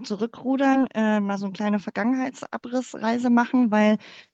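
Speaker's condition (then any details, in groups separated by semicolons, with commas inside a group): Cleft palate; infant feeding difficulty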